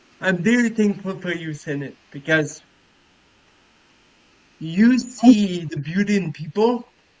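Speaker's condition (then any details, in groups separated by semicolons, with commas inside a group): Cerebral palsy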